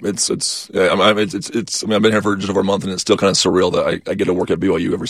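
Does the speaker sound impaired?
Yes: stutter; stutter first noticed in high school, not noticed in childhood; magnified on mission while learning and speaking Spanish; here repeated sounds, repeated words.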